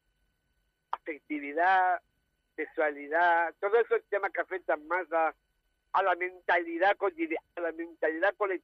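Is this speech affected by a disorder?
Yes: Down syndrome; genetic, extra chromosome.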